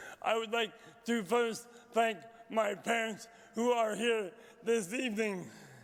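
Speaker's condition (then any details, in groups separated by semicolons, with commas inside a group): Traumatic brain injury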